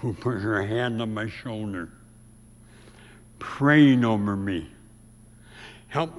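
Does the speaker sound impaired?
Yes: severe speech impediment; about age 84.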